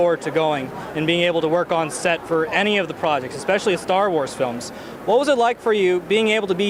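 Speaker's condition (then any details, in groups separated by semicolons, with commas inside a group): No condition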